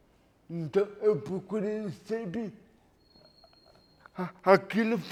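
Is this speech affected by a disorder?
Yes: cerebral palsy.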